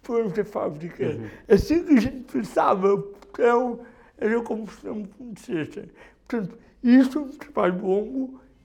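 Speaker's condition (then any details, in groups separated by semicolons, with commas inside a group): Cerebral palsy; difficulty speaking but not communicating, voice may sound strange, listeners wrongly assume intellectual deficit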